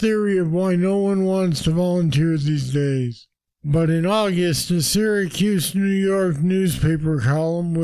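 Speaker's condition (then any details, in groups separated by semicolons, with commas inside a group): Parkinson's disease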